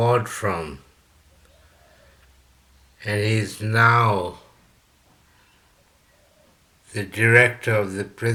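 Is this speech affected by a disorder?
Yes: slurred speech from poisoning.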